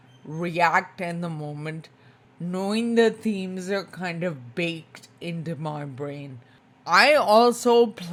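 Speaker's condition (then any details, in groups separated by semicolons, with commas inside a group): Spinocerebellar ataxia type 2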